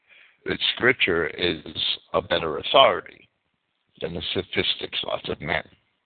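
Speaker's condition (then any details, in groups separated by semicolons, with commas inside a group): No condition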